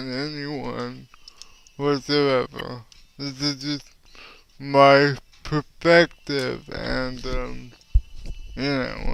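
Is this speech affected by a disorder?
Yes: cerebral palsy.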